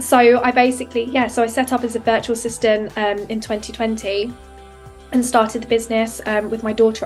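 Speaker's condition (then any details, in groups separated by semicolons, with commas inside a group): No condition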